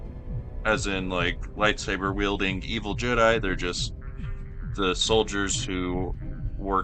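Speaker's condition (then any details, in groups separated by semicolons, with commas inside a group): No condition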